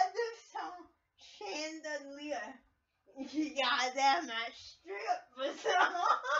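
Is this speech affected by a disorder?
Yes: cerebral palsy; speech affected.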